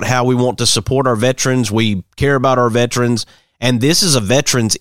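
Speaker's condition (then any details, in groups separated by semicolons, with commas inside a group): No condition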